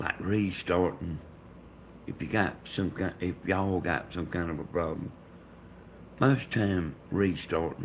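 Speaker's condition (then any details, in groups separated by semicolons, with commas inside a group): Brain bleed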